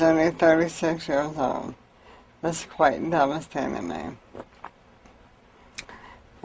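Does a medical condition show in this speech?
Yes: amyotrophic lateral sclerosis.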